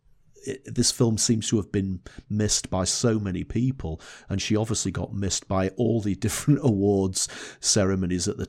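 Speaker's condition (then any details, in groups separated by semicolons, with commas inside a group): No condition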